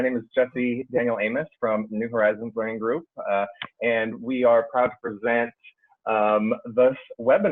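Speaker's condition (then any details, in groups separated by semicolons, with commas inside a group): No condition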